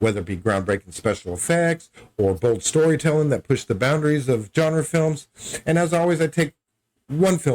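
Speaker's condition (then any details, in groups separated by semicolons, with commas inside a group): No condition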